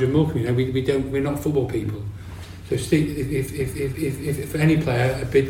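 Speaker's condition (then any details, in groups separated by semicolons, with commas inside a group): Parkinson's disease; symptoms about three years before diagnosis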